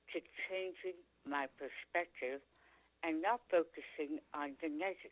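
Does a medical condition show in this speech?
Yes: tongue cancer; stage 4 tongue cancer, chronic sore throat symptom, Dr. Oxford removed three quarters of tongue, two surgeries; could not speak, swallow or eat after surgery, feeding tube, now speaks pretty clearly.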